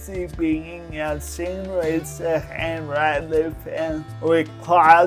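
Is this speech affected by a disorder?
Yes: cerebral palsy.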